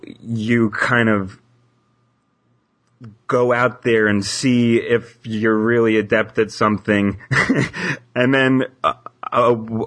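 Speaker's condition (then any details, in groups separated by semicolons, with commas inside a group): Stuttering; person who stutters; in psychotherapy, helping with letting go and accepting stuttering; stutter-like tension when signing own name, worse under pressure or with people watching; prolonged sounds, blocks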